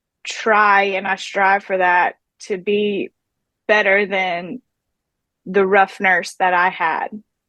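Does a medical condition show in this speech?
No.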